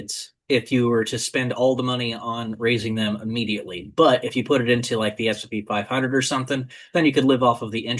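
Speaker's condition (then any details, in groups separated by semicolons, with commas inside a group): No condition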